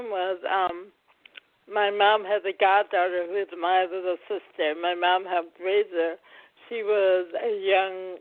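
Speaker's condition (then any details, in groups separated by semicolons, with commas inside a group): Cerebral palsy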